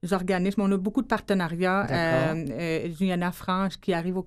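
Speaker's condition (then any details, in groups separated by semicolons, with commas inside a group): Hearing loss; hearing impaired since childhood; expresses herself very well, worked very hard for it, also speaks English well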